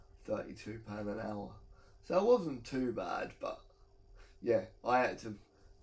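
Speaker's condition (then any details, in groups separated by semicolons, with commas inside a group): Cerebral palsy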